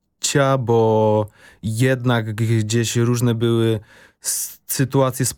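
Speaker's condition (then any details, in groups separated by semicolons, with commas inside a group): Stuttering; no longer constantly monitors possible stuttering in social situations; some fear and tension while speaking in this recording, slowly easing; audible stuttering, tension when speaking; repeated sounds, prolonged sounds, blocks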